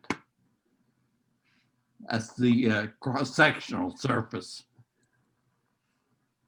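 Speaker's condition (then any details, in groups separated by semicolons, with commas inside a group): Neurological disease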